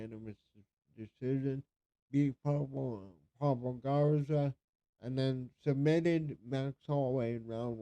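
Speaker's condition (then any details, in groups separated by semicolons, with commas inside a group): Cerebral palsy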